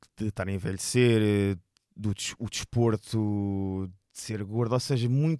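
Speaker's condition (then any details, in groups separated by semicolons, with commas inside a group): Stuttering; stuttering for 38 years, severity varies, hidden for decades, speech therapy taught acceptance and softening; stutter more noticeable in this conversation, not usual way of speaking, increased during recording; stuttering varies mild to marked, blocks, not controllable, mostly fluent on stage through voice use; repeated sounds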